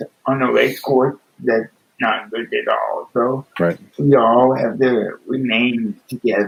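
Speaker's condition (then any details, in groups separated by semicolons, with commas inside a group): Cerebral palsy with spastic quadriplegia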